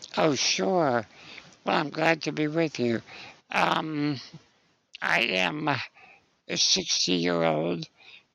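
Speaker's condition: Spinal muscular atrophy; lifelong wheelchair use

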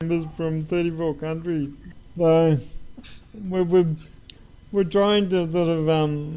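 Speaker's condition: Cerebral palsy; uses wheelchair

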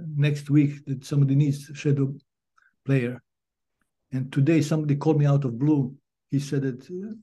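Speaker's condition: Parkinson's disease; diagnosed 2010, could not play guitar syncopation, stopped playing guitar publicly 2015

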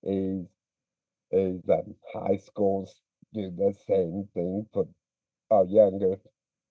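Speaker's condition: Speech impediment; speech impediment since childhood, weaker-looking muscles in childhood, cerebral palsy considered but did not fit; pretty good speaker when comfortable, drama club and debate team experience

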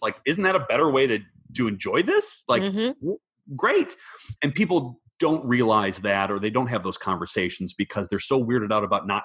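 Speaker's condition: No condition

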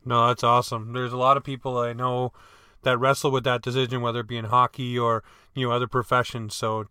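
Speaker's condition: No condition

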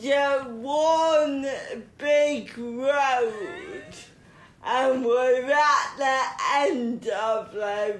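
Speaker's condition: Cerebral palsy

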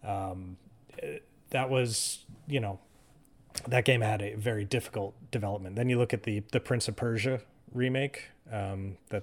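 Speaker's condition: No condition

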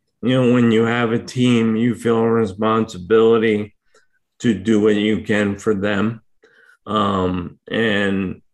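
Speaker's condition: ALS; hard to speak for long periods right now

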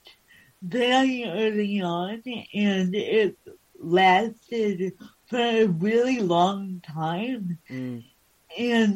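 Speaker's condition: Cerebral palsy

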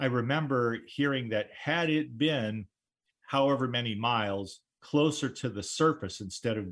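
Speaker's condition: No condition

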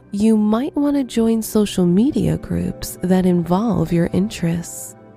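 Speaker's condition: No condition

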